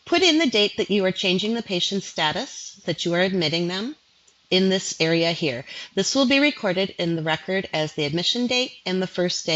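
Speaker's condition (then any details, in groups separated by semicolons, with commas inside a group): No condition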